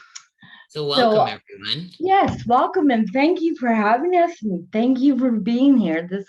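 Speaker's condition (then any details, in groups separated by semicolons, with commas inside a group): Cerebral palsy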